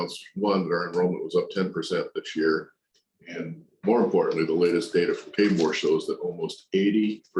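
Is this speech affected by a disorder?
No.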